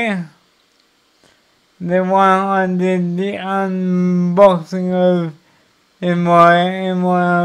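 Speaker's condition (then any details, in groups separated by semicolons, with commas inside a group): Cerebral palsy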